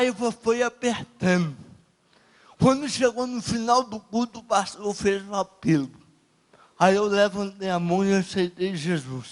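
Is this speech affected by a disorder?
Yes: cerebral palsy.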